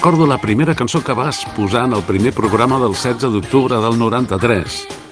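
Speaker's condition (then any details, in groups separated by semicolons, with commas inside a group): No condition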